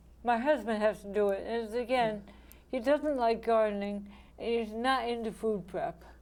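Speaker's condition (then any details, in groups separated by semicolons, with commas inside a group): ALS; right hand onset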